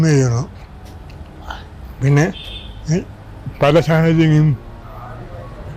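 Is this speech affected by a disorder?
Yes: cerebral palsy.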